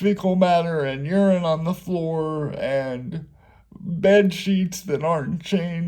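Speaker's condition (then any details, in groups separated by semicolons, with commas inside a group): Cerebral palsy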